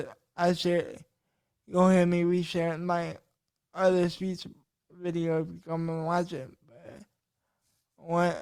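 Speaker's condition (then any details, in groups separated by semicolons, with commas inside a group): Cerebral palsy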